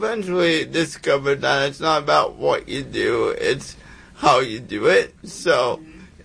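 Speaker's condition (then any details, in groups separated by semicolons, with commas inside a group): Cerebral palsy; congenital, physical disability, hand visibly affected, unable to play mainstream sports as child, attended Viscardi School; sought better speaking for play-by-play, attended Toastmasters, hired speaking coach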